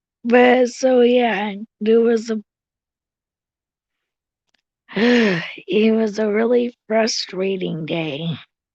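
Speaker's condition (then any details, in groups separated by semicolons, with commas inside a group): Cerebral palsy; tracheotomy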